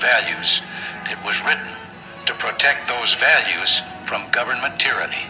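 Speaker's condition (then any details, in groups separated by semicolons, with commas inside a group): No condition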